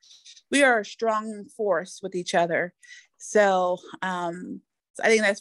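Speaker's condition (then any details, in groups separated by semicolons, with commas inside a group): No condition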